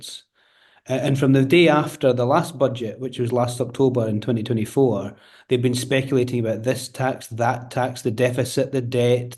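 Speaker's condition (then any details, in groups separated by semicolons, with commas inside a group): No condition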